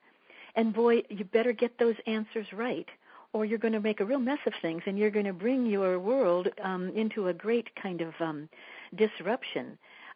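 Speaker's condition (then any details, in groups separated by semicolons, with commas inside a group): No condition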